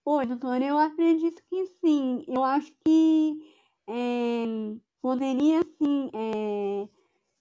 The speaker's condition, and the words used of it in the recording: Cleft palate. E eu sei que isso, bem ou mal, prejudica a minha voz, porque chega no final do dia, eu tô rouca, chega no final do dia, eu estou sem voz